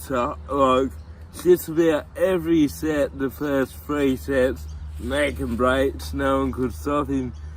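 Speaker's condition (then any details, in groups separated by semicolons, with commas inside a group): Cerebral palsy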